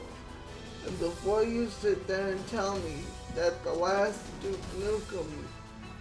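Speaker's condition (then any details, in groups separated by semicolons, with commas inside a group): Cerebral palsy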